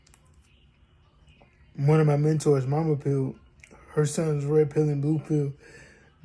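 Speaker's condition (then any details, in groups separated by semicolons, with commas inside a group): Cerebral palsy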